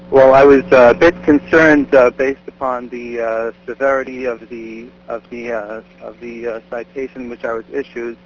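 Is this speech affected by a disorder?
No.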